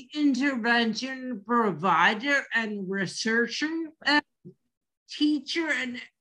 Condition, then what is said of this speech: Dysarthria. Terms of my speech, like I said, I'm dysarthric, but I'm so much better than I used to be.